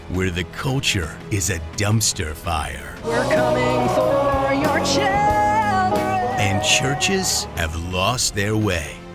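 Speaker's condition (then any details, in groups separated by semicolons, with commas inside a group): No condition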